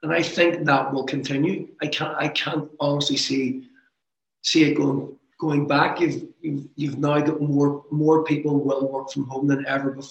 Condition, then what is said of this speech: Stuttering. And if I'm speaking to you now, I know that today my S's aren't great, so I'm doing everything to try to avoid answering a question that has an S in it, or if I do, I'm taking the breath before that.